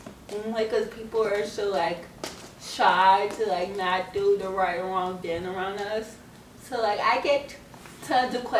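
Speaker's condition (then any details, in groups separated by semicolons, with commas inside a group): Cerebral palsy; scoliosis, spine and leg surgery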